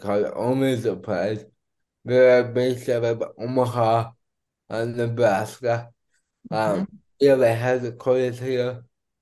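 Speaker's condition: Cerebral palsy; physical therapy when younger

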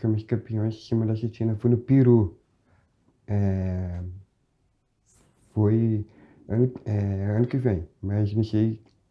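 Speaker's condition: Down syndrome; trisomy 21, 47 chromosomes, present from birth, 26 years old

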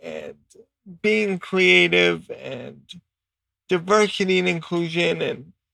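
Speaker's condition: Cerebral palsy; not a smooth, fast talking radio voice

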